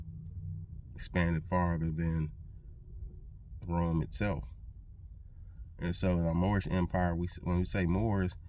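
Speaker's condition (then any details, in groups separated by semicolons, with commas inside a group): No condition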